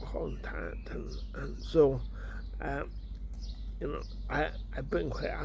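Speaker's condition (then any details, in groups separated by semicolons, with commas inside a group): Cerebral palsy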